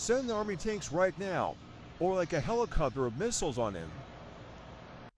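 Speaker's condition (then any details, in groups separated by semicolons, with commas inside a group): No condition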